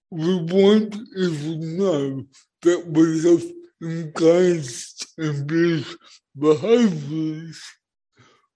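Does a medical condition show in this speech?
Yes: cerebral palsy; born not breathing.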